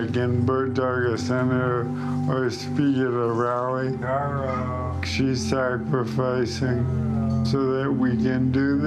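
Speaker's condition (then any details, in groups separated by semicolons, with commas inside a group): ALS; lost voice, weak diaphragm and tongue, eye-controlled computer voice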